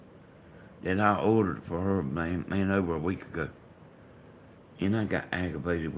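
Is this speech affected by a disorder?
Yes: brain bleed.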